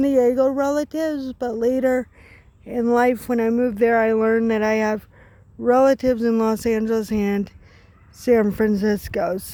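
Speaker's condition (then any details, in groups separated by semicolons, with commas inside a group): Cerebral palsy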